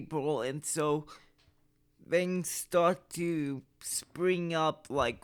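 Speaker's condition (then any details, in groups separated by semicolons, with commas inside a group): Cerebral palsy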